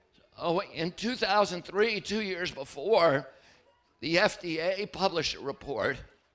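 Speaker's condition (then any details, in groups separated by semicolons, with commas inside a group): Spasmodic dystonia; onset at age 42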